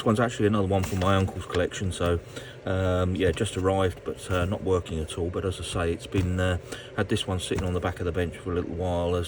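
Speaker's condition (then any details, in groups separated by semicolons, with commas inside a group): No condition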